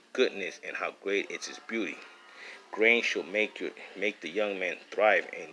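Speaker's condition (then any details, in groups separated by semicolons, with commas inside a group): No condition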